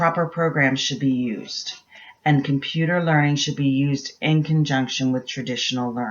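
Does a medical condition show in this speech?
No.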